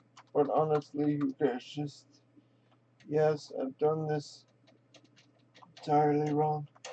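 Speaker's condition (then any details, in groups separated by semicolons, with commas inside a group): Quadriplegic cerebral palsy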